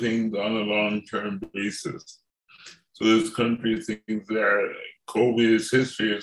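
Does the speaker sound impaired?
Yes: cerebral palsy; from birth.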